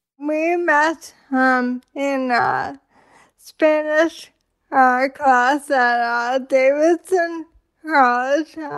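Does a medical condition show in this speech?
Yes: ALS; diagnosed about seven years ago, progressive; slurred speech.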